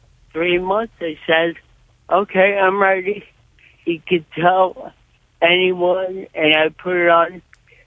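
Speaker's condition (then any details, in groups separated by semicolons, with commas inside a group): Cerebral palsy, severe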